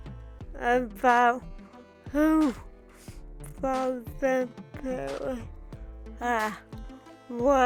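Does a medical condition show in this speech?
Yes: cerebral palsy; from birth.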